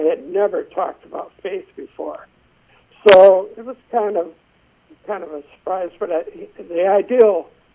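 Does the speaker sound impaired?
Yes: essential tremor.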